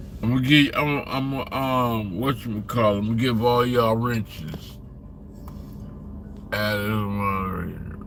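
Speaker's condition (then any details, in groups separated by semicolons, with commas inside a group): Slurred speech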